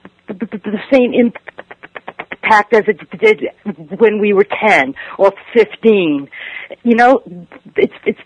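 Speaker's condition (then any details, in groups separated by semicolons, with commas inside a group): Stuttering; stuttering at ages 10 to 15; ongoing stuttering, attends NSA stuttering conferences; stays with stutter rather than changing words, speech tools mentally exhausting, hard to focus on message; repeated words, prolonged sounds, blocks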